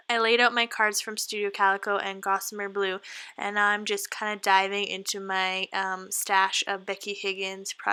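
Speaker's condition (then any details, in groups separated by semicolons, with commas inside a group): No condition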